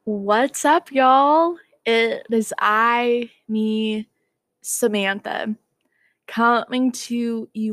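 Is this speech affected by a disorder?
Yes: stuttering; childhood stutter, school speech therapy from first or second grade through high school, later private therapist; stutter persists, not cured; knew techniques but did not use them, fear of speaking once paralyzing; here prolonged sounds.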